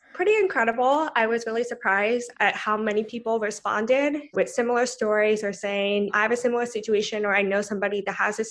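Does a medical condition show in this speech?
Yes: profound deafness, congenital, cochlear implant user; mainstream schooling; no hearing without cochlear implant, implant not waterproof, removed near water.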